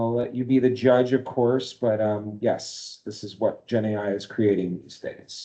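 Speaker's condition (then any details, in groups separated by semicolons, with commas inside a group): No condition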